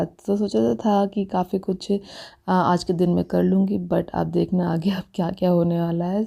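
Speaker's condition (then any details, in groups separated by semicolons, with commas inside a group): No condition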